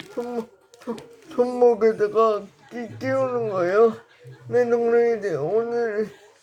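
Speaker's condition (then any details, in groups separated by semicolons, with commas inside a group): Brain lesion disability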